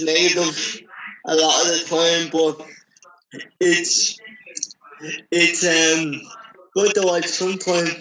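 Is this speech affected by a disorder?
Yes: cerebral palsy; wheelchair user since childhood.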